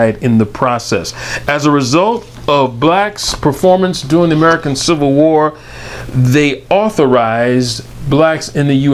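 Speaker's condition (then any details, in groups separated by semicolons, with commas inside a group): No condition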